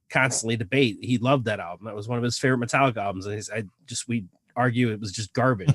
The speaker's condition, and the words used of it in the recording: None; typical speech.